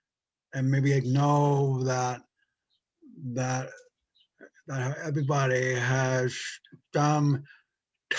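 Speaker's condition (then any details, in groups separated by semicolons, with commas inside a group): Stutter from brain injury; brain injury stutter, mild cerebral palsy, limp, walks unassisted; stutter worse overwhelmed, better comfortable, therapy gave fluent speech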